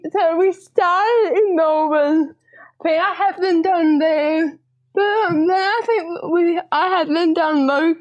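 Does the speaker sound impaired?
Yes: cerebral palsy; spastic diplegia, both legs affected, hands mildly affected, found not developing properly, early intervention therapy; teenager, fully mobile without wheelchair, scooter planned through NDIS, on medication, no surgery yet; speech a bit odd, typing easier, computer full-time for schoolwork since grade one.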